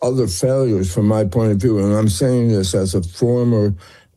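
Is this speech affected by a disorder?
Yes: tongue cancer; presented with ear pain and hearing problem, malignant throat scan, later benign; slurred speech.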